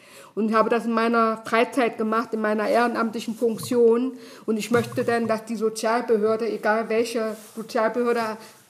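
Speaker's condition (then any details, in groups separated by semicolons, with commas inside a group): Deafness; interpreters or communication assistant in groups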